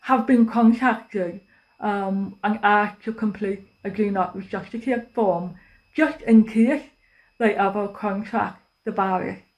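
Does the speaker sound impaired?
Yes: deafness; cannot use telephone.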